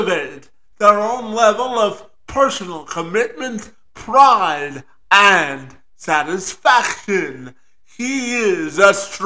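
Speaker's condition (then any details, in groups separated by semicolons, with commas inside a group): Cerebral palsy; from birth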